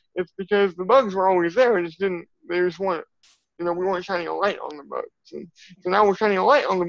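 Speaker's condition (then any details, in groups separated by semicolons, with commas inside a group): Cerebral palsy; from birth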